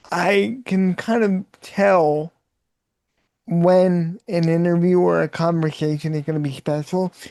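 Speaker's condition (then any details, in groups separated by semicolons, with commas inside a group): Cerebral palsy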